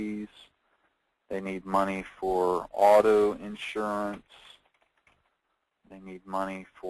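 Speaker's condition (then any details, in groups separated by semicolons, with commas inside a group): No condition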